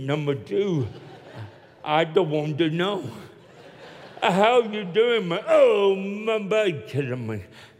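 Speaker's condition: Cerebral palsy; still walks with limp

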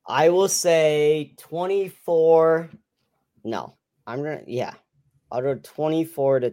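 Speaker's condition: No condition

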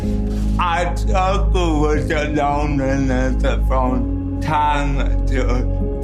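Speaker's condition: Cerebral palsy; cerebral palsy from birth

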